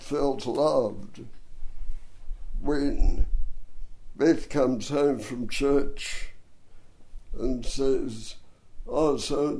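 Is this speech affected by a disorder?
Yes: dystonia and cerebral palsy; cerebral palsy from birth in right arm.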